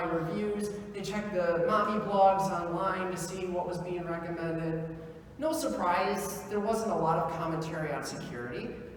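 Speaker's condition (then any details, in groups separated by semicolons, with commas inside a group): No condition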